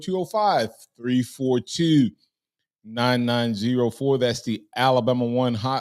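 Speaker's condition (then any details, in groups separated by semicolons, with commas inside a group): No condition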